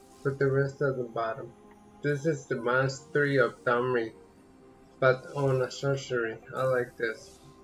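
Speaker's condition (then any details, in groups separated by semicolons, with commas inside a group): Multiple sclerosis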